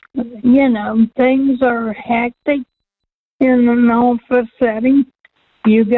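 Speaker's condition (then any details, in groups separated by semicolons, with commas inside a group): Cerebral palsy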